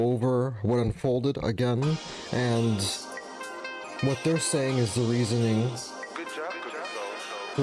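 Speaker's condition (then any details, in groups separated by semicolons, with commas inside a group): No condition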